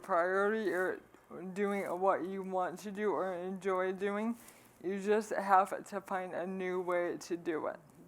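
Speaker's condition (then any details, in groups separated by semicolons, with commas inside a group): ALS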